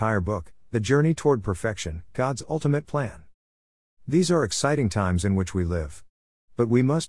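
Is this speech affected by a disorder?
No.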